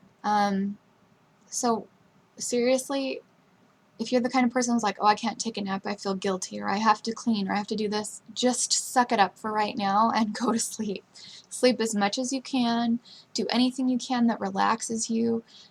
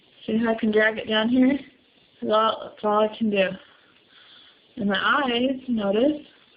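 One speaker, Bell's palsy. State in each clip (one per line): 4 years after onset
At onset of Bell's palsy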